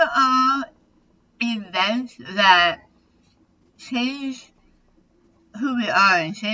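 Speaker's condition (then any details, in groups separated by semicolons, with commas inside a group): Tongue cancer surgery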